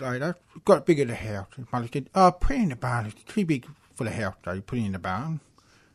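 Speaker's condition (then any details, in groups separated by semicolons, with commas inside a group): Hearing loss with cochlear implants; 4-hour operation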